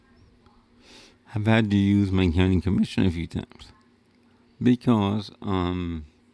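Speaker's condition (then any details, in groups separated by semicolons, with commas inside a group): Cerebral palsy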